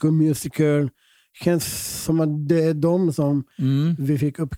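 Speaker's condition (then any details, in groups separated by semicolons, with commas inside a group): Down syndrome; present from birth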